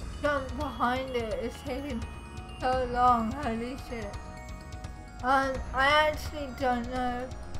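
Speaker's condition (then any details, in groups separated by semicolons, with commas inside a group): Cerebral palsy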